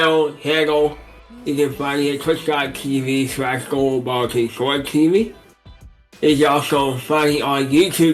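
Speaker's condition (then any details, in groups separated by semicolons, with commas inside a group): Cerebral palsy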